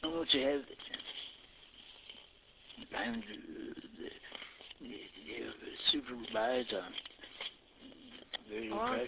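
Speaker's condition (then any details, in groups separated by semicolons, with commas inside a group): Parkinson's; Parkinson's for 35 years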